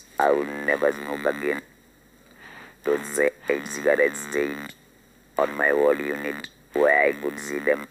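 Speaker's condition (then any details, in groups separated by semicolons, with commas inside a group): Larynx cancer, laryngectomy, speech-generating device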